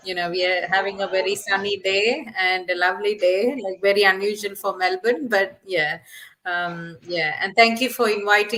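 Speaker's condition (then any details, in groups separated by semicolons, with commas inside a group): No condition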